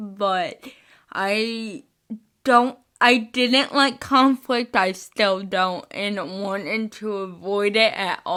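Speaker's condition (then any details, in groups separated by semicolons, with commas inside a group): Spastic cerebral palsy, mixed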